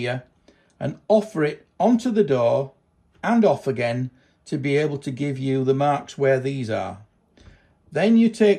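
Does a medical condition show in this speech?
No.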